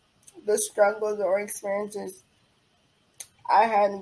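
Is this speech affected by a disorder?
Yes: cerebral palsy; diagnosed at 9 months after delayed development.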